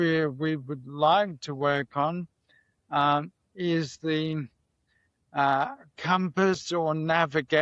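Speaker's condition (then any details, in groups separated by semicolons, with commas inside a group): MND; voice may sound shaky from clonus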